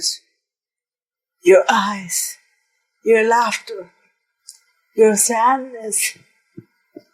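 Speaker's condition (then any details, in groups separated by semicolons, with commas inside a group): Cerebral palsy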